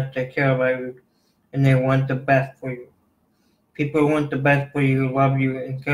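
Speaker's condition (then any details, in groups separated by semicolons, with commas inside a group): Cerebral palsy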